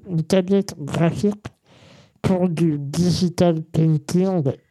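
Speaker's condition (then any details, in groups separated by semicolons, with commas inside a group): Congenital muscular dystrophy; present from birth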